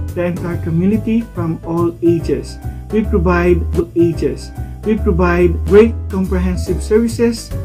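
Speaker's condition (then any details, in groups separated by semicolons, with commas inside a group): No condition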